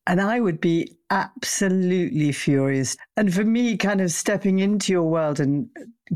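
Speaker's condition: No condition

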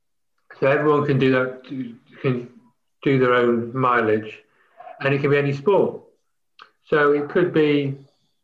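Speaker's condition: Parkinson's disease; symptoms noticed by neighbour Dave Clark at age 39, diagnosed about 2 years later; reports condition pretty much under control, managed with lots of exercise

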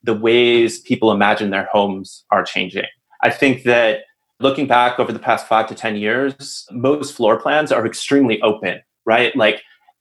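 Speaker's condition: No condition

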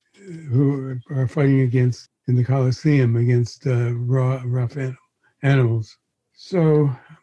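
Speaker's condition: Parkinson's disease; onset around age 81, first noticed sign frozen mask-like face, diagnosed by neurologist, progressive

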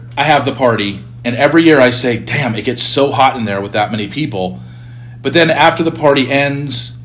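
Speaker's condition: No condition

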